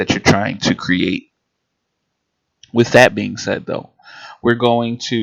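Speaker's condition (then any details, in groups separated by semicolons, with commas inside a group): No condition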